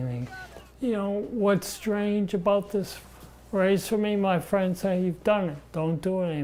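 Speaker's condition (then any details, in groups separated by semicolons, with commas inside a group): Parkinson's disease; adolescent onset, diagnosed age 14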